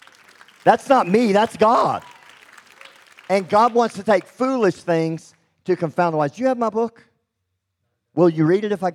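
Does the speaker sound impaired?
Yes: cleft lip and palate; expected never to be able to speak.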